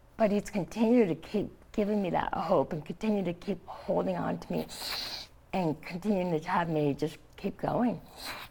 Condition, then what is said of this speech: Throat cancer. I just had a portion of my tongue removed, and that's probably why you hear some slurring.